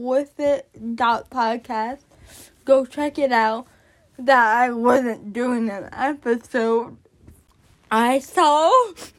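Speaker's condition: Cerebral palsy; onset before birth

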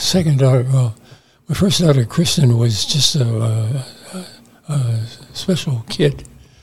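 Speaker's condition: Parkinson's disease; slightly unstable on feet

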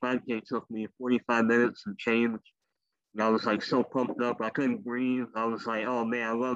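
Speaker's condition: Cleft lip and palate; elective leg amputations

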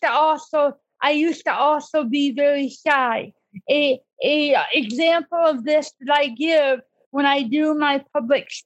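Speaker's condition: Cerebral palsy; disability since childhood

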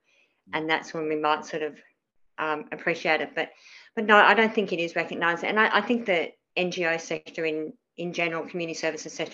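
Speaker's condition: Cleft palate; dental services

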